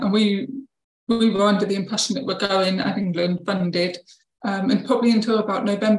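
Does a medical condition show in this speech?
Yes: deafness with cochlear implant; profound deafness, cochlear implant with electrode inside cochlea, worn behind ear, uses BSL; implant sound now natural after rehab, still cannot understand speech, lip reads, cannot hear whistle.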